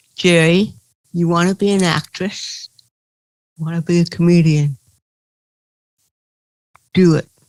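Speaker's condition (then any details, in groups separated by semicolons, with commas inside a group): Cerebral palsy; since birth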